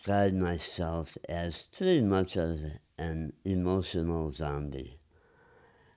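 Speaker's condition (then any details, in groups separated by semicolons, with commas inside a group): Enlarged tongue from vascular growth; speech affected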